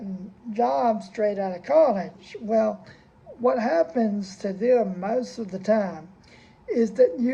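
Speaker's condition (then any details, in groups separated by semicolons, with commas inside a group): Cerebral palsy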